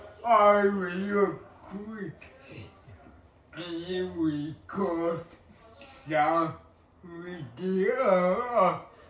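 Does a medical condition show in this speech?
Yes: cerebral palsy.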